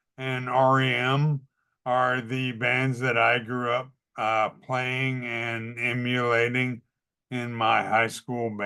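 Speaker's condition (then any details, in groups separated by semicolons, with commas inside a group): ALS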